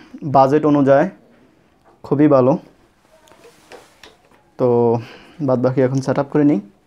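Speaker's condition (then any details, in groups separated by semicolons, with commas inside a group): No condition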